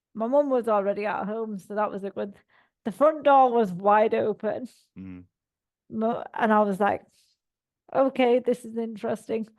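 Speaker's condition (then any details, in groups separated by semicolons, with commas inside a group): Cerebral palsy; all four limbs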